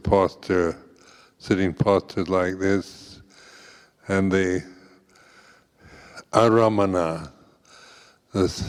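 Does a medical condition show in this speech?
No.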